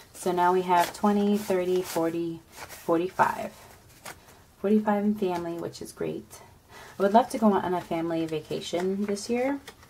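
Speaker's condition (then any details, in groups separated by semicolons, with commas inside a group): No condition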